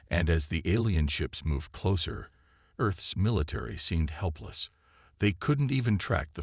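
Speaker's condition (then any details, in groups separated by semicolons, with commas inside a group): No condition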